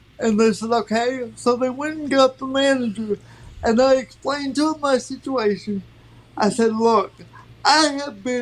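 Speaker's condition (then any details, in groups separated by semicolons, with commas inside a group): Cerebral palsy; from birth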